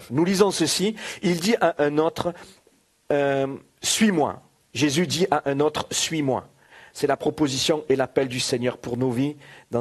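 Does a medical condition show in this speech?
No.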